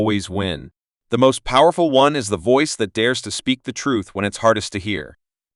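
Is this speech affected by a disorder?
No.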